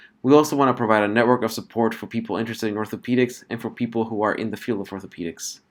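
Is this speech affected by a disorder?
No.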